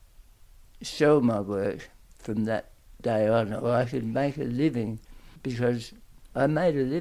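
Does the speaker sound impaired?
Yes: tongue cancer; aggressive tongue cancer, radiotherapy and chemotherapy, stomach feeding tube for swallowing problems after treatment; lasting speech and swallowing problems, still present to a certain extent.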